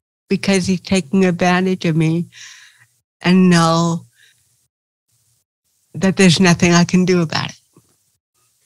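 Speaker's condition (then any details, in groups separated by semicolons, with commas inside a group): Cerebral palsy; speech therapy as preschooler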